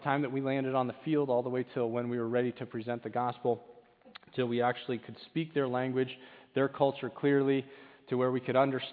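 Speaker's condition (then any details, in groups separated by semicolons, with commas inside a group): No condition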